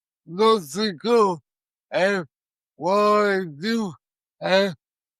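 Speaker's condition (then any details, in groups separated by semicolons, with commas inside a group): Cerebral palsy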